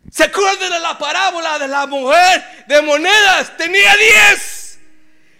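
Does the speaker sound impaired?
No.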